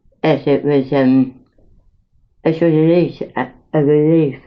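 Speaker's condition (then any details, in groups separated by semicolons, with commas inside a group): Mouth cancer after operations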